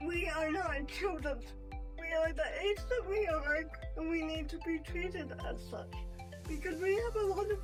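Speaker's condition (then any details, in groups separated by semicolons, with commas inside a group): Spastic quadriplegic cerebral palsy; diagnosed before age one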